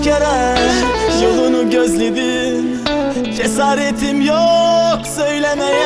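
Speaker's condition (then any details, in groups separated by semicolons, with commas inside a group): No condition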